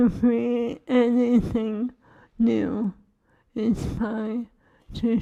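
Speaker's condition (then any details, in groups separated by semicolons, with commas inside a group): ALS; cannot eat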